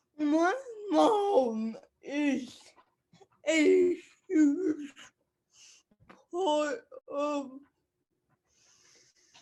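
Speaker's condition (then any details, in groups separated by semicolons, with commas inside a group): Cerebral palsy; speech affected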